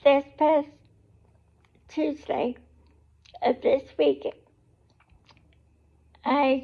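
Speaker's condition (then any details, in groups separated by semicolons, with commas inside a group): Cerebral palsy; able to talk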